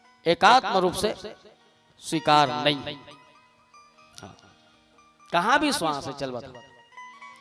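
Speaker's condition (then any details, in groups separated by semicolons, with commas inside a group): No condition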